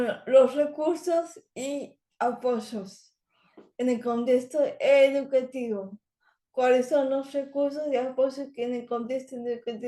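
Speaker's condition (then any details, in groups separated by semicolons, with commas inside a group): Cerebral palsy; language areas of brain affected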